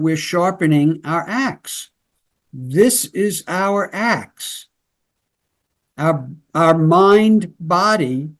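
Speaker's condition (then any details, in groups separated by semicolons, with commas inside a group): No condition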